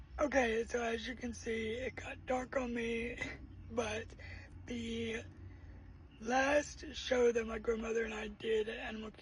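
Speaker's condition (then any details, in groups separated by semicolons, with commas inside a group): Cerebral palsy; uses a wheelchair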